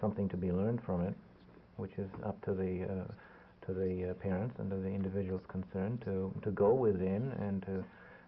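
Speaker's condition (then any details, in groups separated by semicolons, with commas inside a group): No condition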